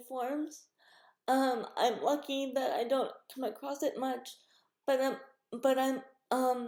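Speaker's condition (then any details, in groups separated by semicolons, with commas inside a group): Cerebral palsy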